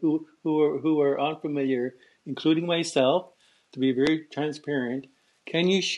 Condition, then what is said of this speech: Stuttering. I'm a person who stutters and your host.